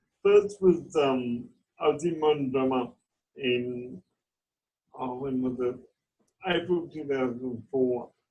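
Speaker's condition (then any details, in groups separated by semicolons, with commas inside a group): Cerebral palsy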